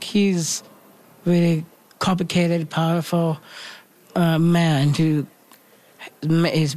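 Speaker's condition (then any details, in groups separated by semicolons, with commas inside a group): Down syndrome; intellectual disability, different physical ability to write, scripts developed through recorded speech and improvisation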